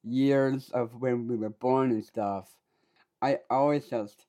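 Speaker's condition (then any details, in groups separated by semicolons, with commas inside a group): Down syndrome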